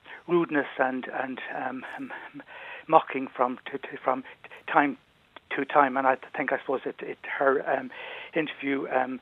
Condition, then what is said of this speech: Stuttering. Yes, of course, because you see, speech is a fine motor action, and I use the analogy of getting in a good first serve in tennis.